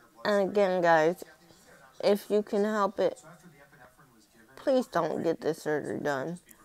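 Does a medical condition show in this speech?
Yes: cerebral palsy.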